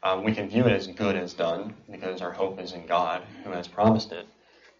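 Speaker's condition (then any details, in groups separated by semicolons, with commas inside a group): Cleft palate and cleft lip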